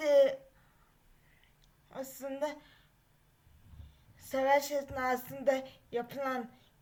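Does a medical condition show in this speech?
Yes: cerebral palsy.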